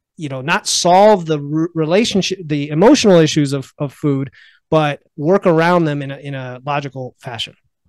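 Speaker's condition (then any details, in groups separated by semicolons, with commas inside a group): No condition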